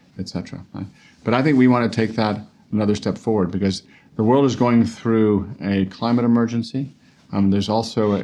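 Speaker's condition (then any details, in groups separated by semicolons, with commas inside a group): No condition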